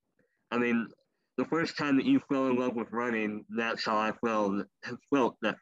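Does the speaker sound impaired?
Yes: cleft lip and palate; congenital.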